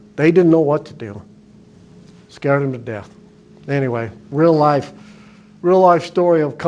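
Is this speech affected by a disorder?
No.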